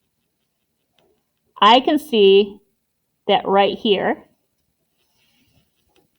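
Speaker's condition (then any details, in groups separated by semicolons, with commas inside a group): No condition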